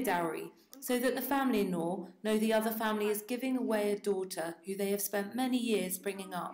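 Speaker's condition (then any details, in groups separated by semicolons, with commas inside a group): No condition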